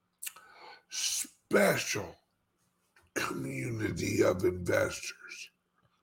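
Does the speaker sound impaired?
Yes: speech impediment; slight speech impediment.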